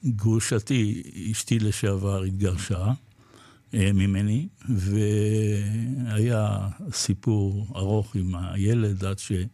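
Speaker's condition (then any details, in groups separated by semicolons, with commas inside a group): Parkinson's disease; makes body and daily life difficult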